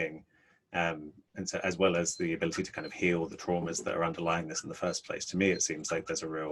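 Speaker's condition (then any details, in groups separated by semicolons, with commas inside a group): No condition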